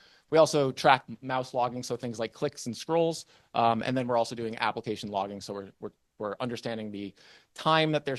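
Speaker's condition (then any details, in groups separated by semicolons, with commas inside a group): No condition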